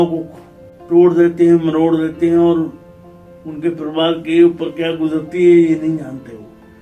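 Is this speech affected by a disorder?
Yes: cerebral palsy.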